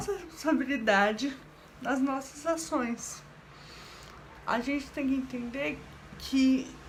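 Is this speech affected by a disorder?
Yes: cerebral palsy.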